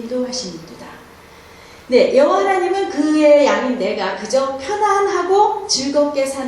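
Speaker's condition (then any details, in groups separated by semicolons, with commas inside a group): No condition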